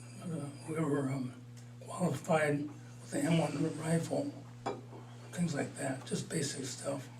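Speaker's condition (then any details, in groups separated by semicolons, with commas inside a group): Parkinson's disease; mild, about four years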